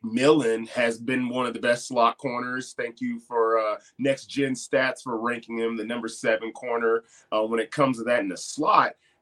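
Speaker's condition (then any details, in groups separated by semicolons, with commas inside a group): No condition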